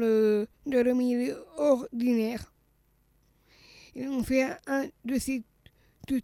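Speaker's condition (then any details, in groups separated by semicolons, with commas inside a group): Down syndrome (trisomy 21); congenital heart malformation, heart surgery at age one after Staphylococcus aureus infection, second heart operation near right ventricle; age 39; childhood speech therapy to tone tongue, swallowing problems, slowness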